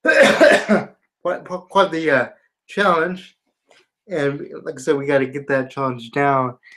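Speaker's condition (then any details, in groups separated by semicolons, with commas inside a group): Spastic quadriplegia cerebral palsy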